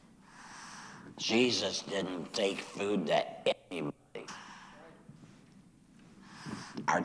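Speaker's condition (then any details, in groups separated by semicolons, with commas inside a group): Laryngectomy after throat cancer; likened to kazoo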